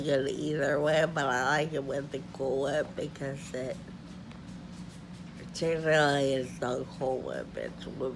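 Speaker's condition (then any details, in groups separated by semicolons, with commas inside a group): Friedreich ataxia, severe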